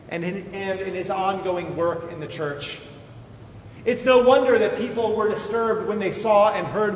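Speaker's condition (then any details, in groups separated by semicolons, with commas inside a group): No condition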